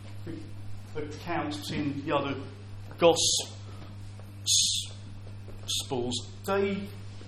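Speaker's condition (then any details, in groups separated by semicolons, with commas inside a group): Stammer; audible stammer; repeated sounds, prolonged sounds, blocks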